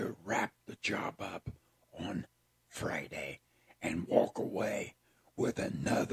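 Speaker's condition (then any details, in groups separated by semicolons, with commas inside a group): Throat cancer; tracheostomy tube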